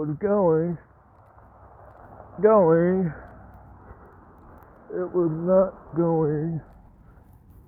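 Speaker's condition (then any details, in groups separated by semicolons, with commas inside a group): Parkinson's; speech impediment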